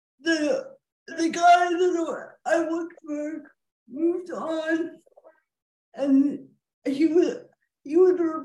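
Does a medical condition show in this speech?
Yes: cerebral palsy, quadriplegia; born 2.6 pounds at University of Michigan Hospital Ann Arbor, cannot use arms, legs; self-described clear voice, dry throat during talk, hosts want to understand better.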